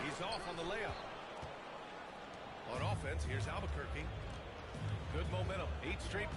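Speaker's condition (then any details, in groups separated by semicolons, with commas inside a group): No condition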